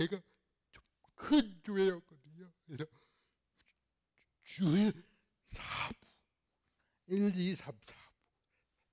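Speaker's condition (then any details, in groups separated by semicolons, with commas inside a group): Cerebral palsy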